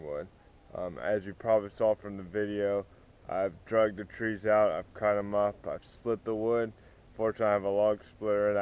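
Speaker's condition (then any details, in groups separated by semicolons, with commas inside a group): Cerebral palsy; spastic, affects walking and legs; physically demanding, back pain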